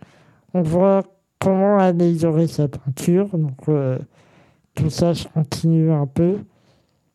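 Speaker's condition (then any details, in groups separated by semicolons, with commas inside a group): Congenital muscular dystrophy; present from birth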